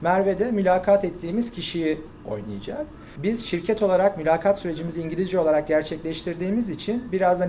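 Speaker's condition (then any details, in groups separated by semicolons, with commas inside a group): No condition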